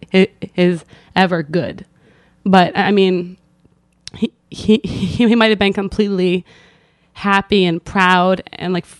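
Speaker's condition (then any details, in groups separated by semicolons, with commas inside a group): Stuttering; therapy over past 3 years: fluency shaping, stuttering modification, voluntary stuttering, subway talks with strangers; stuttering during recording, long repetitive stutter, pauses and takes a breath; big blocks, stops and exhales during blocks, often anticipates stutter before words; repeated sounds, prolonged sounds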